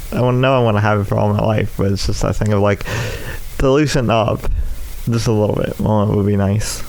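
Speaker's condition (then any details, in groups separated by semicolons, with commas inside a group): Cerebral palsy; diagnosed in infancy; physical therapy ended; speech impediment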